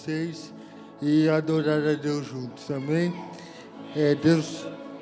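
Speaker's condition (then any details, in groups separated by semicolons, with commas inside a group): Cerebral palsy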